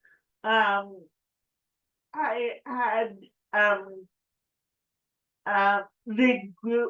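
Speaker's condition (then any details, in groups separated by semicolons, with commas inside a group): Cerebral palsy; affects speech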